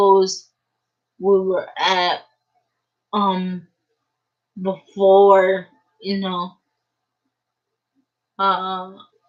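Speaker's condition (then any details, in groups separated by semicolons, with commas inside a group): Cerebral palsy; uses a wheelchair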